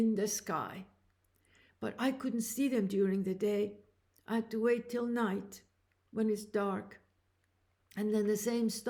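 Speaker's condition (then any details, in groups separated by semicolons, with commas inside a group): No condition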